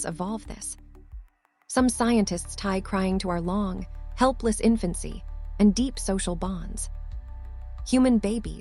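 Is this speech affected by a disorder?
No.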